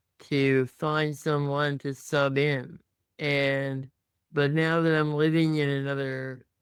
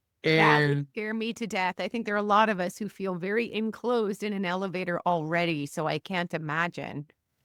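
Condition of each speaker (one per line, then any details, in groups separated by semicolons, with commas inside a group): Muscular dystrophy; tracheostomy for breathing; progressed, past respiratory crisis, long-term complex care; cannot exhale all CO2, breathes through tracheostomy
No condition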